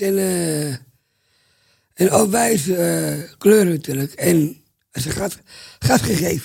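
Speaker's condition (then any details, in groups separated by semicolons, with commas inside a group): Down syndrome; congenital, present since birth; speaks well by own and host's account, expresses himself clearly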